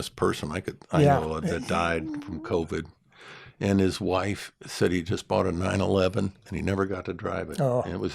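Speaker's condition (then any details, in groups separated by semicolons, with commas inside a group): No condition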